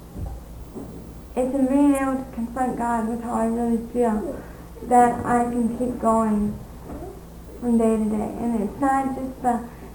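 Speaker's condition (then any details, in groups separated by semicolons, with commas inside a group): Cerebral palsy; speaks fluently with few pauses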